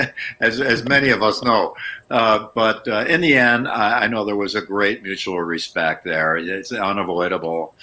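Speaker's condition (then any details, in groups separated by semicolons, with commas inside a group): No condition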